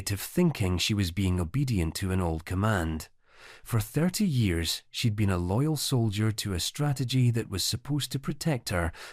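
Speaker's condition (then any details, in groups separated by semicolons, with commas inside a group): No condition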